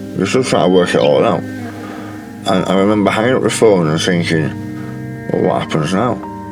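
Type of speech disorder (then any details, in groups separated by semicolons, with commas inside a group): Speech after partial glossectomy; tongue cancer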